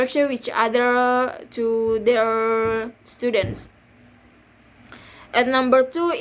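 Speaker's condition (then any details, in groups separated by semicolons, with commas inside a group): No condition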